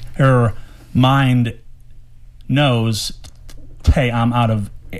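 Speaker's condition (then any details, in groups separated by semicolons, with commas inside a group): Stutter; self-described as breathing problem not mental, breathes wrong; stutter acknowledged on live radio, studio spotlights add anxiety; says everything on one breath until out of air, then breathes in, no stutter when singing; prolonged sounds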